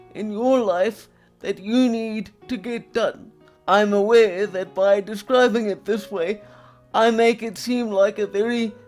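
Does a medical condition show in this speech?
Yes: cerebral palsy; affects brain motor center.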